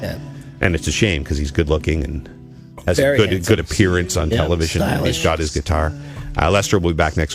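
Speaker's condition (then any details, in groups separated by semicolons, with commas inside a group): No condition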